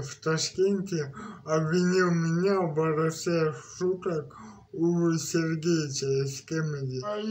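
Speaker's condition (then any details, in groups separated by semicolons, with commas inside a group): Cerebral palsy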